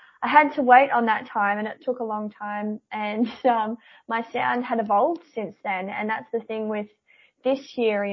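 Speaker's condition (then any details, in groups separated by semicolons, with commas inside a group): Cleft palate; congenital cleft palate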